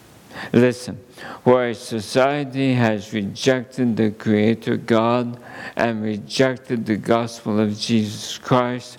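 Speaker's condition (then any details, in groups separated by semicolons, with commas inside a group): ALS; under neurologist care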